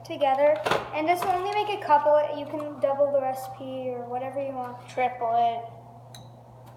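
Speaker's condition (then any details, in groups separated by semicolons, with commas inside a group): No condition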